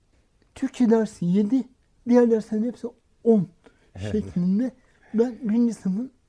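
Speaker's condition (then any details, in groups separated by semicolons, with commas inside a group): Cerebral palsy; no speech until age 6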